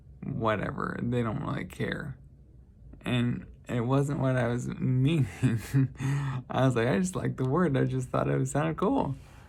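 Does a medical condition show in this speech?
Yes: traumatic brain injury.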